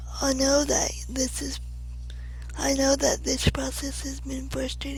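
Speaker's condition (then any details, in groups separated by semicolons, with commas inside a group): Cerebral palsy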